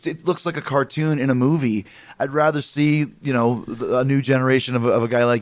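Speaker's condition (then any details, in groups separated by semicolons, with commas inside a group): No condition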